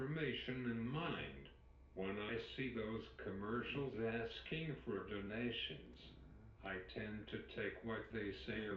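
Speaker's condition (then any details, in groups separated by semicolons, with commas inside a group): Cerebral palsy; uses wheelchair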